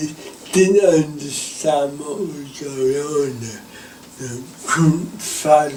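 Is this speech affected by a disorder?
Yes: cerebral palsy.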